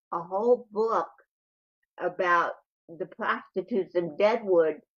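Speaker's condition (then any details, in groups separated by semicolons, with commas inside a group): Cerebral palsy; deaf, neck surgery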